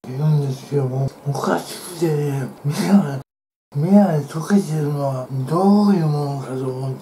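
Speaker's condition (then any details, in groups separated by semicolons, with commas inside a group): Tongue cancer, partial glossectomy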